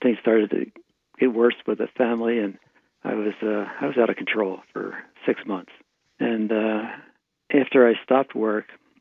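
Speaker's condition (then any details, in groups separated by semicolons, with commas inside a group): Parkinson's disease; right hand tremor at onset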